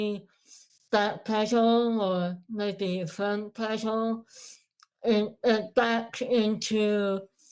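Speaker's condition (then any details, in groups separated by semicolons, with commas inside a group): Moebius syndrome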